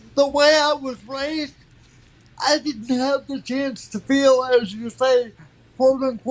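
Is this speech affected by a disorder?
Yes: cerebral palsy; from birth.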